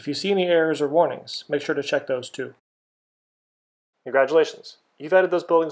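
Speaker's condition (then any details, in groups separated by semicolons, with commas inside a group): No condition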